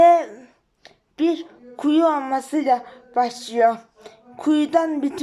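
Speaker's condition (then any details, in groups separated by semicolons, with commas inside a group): Cerebral palsy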